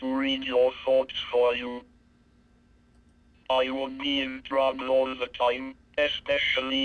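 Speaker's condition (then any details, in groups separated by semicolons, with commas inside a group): Cerebral palsy, speech-generating device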